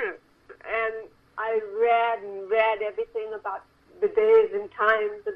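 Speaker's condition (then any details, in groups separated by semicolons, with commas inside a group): Cerebral palsy; from birth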